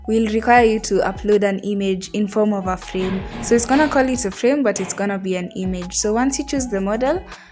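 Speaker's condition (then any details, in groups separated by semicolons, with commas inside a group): No condition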